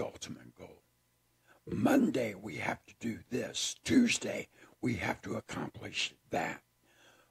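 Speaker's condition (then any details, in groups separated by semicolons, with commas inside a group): Throat cancer; tracheostomy tube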